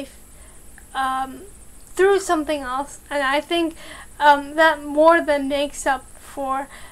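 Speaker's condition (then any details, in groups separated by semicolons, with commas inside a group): Cerebral palsy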